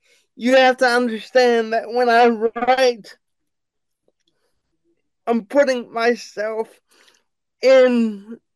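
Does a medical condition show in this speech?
Yes: cerebral palsy; wheelchair bound.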